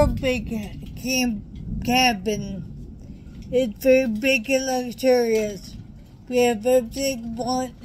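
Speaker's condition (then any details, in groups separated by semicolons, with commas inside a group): Traumatic brain injury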